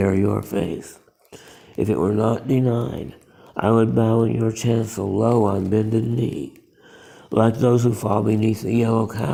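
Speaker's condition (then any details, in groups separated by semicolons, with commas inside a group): Parkinson's disease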